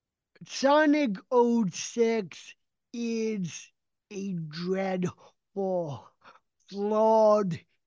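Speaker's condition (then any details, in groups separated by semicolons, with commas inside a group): Cerebral palsy; gait severely affected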